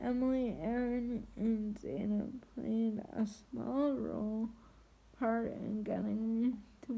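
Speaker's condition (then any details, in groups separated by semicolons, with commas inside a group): Triplegic cerebral palsy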